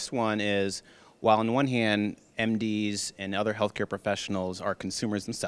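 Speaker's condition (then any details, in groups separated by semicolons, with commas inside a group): No condition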